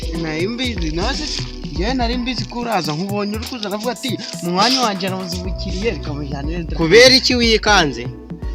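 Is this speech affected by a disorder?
No.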